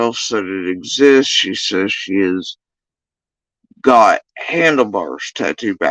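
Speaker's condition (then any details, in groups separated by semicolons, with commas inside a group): Facial paralysis after surgery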